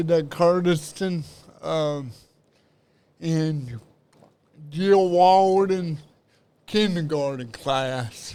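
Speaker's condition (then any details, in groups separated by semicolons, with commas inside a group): Cerebral palsy; diagnosed at about age two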